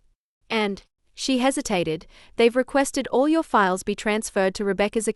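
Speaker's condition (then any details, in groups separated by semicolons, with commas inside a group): No condition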